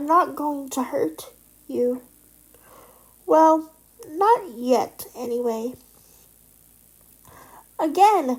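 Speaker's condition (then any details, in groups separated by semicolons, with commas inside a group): Cerebral palsy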